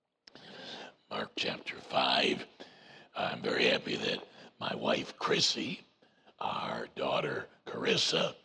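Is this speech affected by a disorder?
Yes: voice box removal needed; saw doctor for more details.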